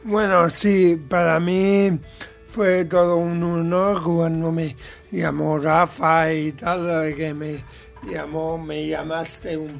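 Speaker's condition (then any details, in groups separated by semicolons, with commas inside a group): Cerebral palsy; present from birth, brain damage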